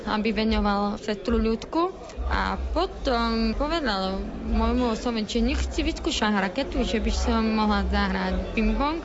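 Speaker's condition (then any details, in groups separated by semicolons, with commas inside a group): Deafness; born hearing, near-total hearing loss in early childhood, caused by medicines given as treatment; reads lips, sometimes uses hearing aid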